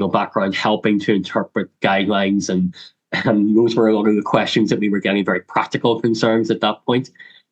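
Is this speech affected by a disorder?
Yes: cleft lip and palate; congenital.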